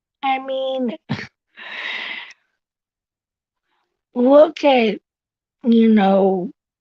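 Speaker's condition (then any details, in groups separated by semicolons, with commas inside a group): Cerebral palsy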